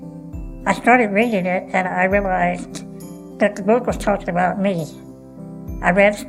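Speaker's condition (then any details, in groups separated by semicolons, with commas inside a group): Cleft lip and palate, Goldenhar syndrome; breathing tube after scoliosis surgery age 11, unable to talk then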